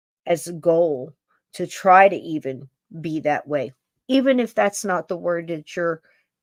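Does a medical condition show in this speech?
No.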